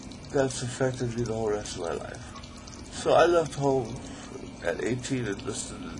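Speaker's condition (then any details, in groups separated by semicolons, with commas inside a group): ALS; still able to talk, articulate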